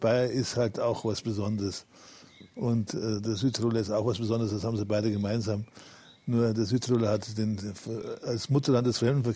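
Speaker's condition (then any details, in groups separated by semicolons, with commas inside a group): Parkinson's disease; public for about 11 years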